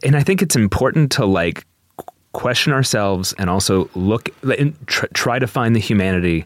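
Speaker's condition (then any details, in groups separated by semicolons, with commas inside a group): Stutter; self-reported mid-conversation, brief repetition of phrases; repeated sounds, prolonged sounds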